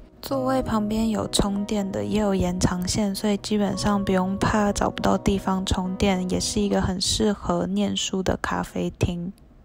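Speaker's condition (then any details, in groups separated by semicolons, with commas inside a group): No condition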